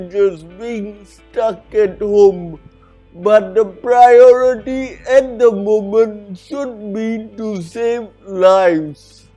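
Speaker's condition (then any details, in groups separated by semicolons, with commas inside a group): Cerebral palsy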